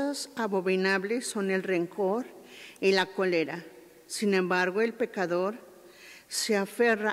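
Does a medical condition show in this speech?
No.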